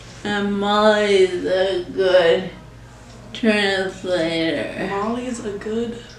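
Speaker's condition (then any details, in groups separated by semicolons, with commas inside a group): ALS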